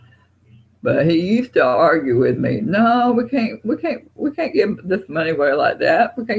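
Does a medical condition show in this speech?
Yes: Parkinson's.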